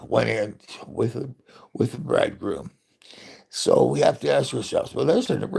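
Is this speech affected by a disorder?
Yes: Parkinson's.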